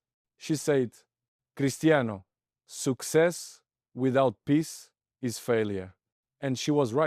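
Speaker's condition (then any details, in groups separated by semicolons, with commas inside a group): No condition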